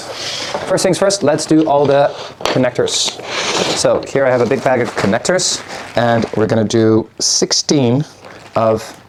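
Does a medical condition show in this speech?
No.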